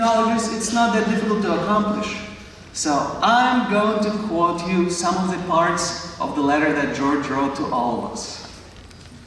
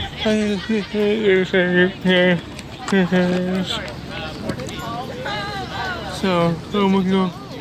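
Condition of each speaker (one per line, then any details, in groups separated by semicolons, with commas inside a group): No condition
Cerebral palsy; body affected; speech disability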